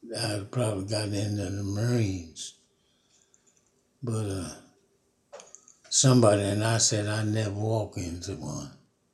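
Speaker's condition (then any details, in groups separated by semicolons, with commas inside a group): Parkinson's disease; Parkinson's for about 5 years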